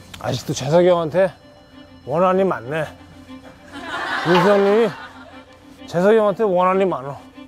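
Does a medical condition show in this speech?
No.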